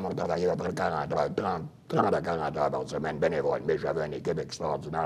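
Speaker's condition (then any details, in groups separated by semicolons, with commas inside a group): Throat cancer, voice prosthesis; laryngectomy, voice prosthesis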